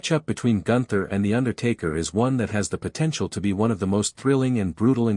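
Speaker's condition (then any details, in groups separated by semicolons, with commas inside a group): No condition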